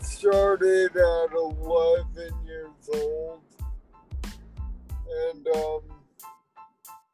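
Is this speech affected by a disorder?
Yes: cerebral palsy; uses walker at school since about fourth grade.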